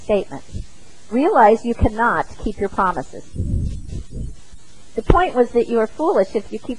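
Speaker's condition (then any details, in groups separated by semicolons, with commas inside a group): No condition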